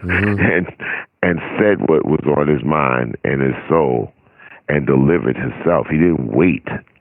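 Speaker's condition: No condition

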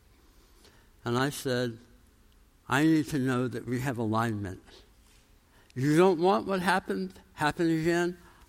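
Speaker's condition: Tongue cancer, jaw reconstruction, osteonecrosis of jaw after radiation; radiation-treated tongue cancer, jaw transplant in Miami, mandible bone graft, titanium implants

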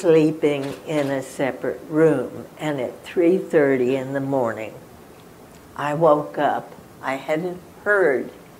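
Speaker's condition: Spasmodic dysphonia; ALS

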